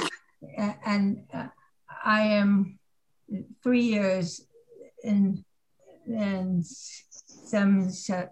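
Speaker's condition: Aphasia after stroke; writing slow

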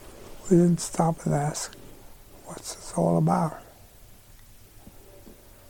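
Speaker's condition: Lou Gehrig's disease; speech difficult but still possible, able to speak until nearly the end

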